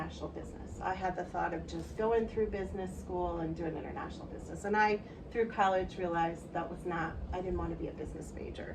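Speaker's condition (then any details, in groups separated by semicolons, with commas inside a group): No condition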